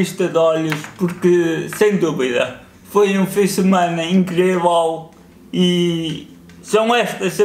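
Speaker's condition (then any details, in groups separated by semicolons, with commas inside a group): Cerebral palsy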